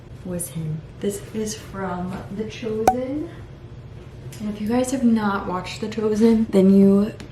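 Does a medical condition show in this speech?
No.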